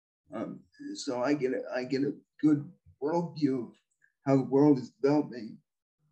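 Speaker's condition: Cerebral palsy; full-time wheelchair user

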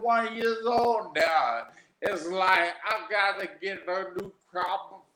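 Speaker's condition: Aphasia after stroke; aphasia after three strokes, onset as young man, wheelchair user; talks a little different, listeners must work to understand

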